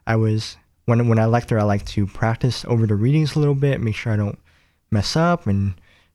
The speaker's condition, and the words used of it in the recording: Cleft palate. So I'm very blessed to just be here speaking with you.